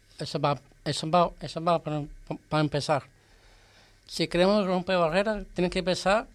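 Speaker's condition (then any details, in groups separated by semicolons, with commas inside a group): Down syndrome; extra copy of chromosome 21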